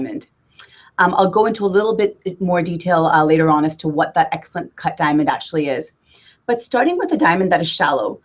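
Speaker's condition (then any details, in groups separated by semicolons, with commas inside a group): No condition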